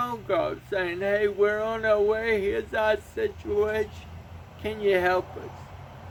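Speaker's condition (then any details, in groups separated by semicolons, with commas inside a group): Cerebral palsy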